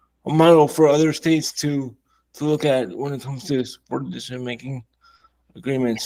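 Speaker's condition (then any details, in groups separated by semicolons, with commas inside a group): Cerebral palsy, severe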